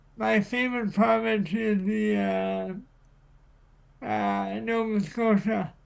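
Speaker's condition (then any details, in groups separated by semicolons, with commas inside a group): Cerebral palsy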